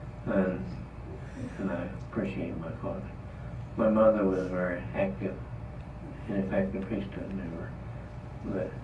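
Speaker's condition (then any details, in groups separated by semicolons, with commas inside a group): Parkinson's disease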